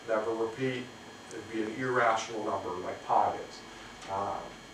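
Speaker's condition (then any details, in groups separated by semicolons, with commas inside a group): No condition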